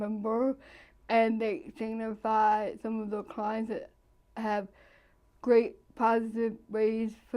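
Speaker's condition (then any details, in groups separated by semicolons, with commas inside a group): Cerebral palsy; present from birth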